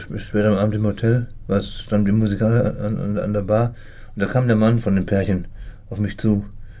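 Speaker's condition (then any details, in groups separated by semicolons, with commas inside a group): Parkinson's disease; symptoms initially ignored, brainstem and movement affected, fine motor decline, shrinking handwriting; impaired fine motor skills, unusual posture, 90 percent disability, gets attacks, daily tasks take longer; says speech, cognition and memory not affected by Parkinson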